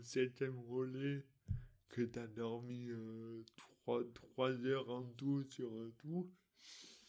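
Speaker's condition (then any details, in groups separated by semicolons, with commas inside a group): Dystonia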